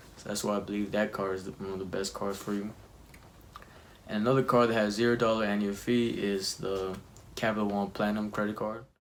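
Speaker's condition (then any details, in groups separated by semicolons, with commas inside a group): No condition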